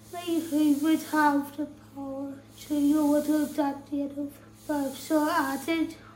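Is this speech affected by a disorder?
Yes: tracheostomy and ventilator dependent; paralysed from neck down, can move only head, electric and manual wheelchairs.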